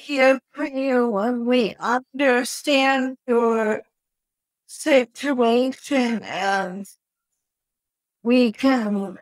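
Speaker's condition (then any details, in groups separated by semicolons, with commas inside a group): Cerebral palsy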